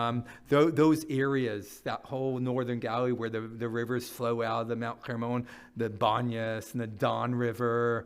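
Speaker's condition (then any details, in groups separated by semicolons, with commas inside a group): No condition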